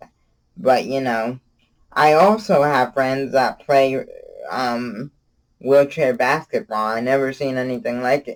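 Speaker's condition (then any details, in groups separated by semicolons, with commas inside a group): Cerebral palsy; from birth, wheelchair user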